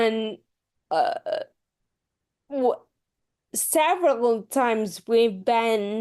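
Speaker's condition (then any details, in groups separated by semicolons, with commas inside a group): Friedreich's ataxia; diagnosed at 17, MS ten years, cane to walker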